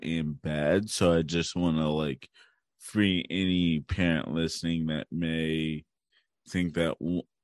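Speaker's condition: Cerebral palsy; since birth

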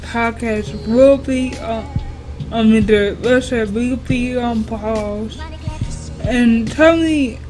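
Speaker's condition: Cerebral palsy; told would not be able to read

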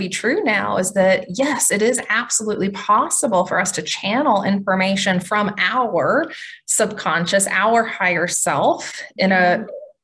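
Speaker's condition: No condition

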